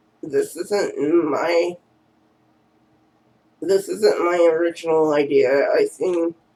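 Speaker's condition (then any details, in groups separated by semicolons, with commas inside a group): Cerebral palsy; first word not said quite right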